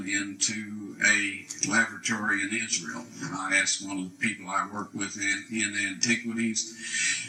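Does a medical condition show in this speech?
No.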